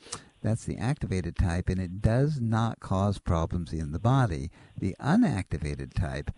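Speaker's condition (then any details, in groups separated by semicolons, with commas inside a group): No condition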